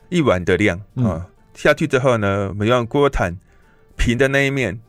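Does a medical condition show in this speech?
Yes: hearing impairment.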